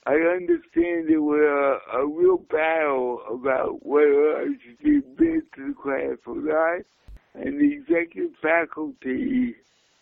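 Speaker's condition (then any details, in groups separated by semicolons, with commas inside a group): Cerebral palsy; speech impediment, hard to understand at first, repeats when listener lost, easier once familiar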